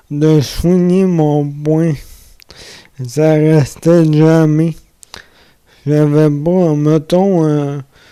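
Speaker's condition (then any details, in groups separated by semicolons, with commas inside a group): Amyotrophic lateral sclerosis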